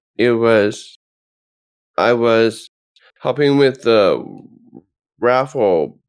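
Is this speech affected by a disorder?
Yes: Down syndrome; present from birth.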